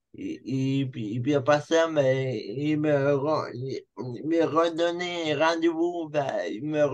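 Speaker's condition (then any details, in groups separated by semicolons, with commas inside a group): Cerebral palsy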